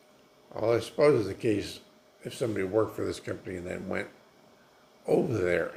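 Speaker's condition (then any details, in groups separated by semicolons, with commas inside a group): Multiple sclerosis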